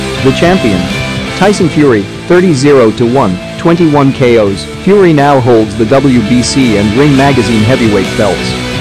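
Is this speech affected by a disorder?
No.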